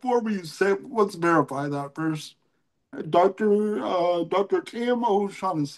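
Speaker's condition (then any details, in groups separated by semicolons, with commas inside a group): Cerebral palsy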